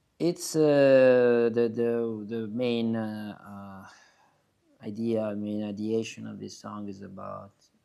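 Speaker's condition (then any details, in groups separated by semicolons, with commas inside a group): No condition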